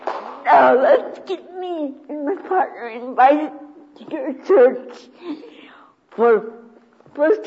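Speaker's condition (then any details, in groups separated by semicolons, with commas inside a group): Cerebral palsy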